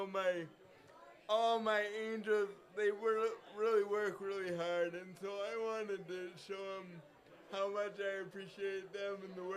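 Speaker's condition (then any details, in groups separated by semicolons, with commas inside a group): Cerebral palsy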